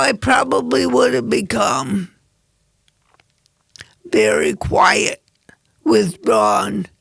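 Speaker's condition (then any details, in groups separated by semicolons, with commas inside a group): Cerebral palsy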